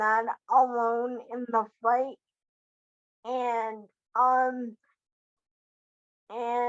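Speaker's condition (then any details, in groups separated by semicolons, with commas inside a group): Cerebral palsy quadriplegia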